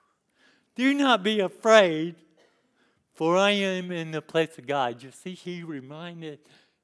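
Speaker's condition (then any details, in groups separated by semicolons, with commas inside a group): Cerebral palsy; lifelong disability since youth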